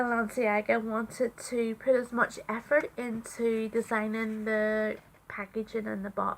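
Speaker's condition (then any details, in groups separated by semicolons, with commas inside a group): No condition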